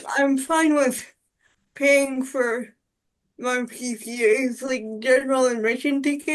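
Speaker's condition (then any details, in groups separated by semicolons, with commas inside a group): Cerebral palsy; all four limbs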